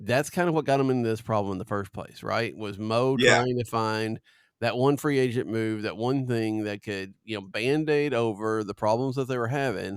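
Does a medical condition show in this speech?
No.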